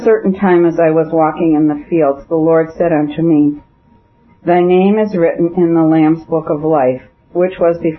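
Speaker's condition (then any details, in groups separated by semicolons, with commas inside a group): No condition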